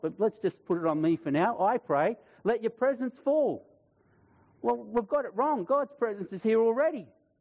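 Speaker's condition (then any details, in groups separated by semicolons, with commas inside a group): No condition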